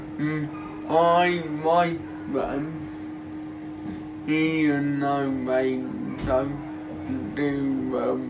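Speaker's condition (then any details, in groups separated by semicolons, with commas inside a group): Cerebral palsy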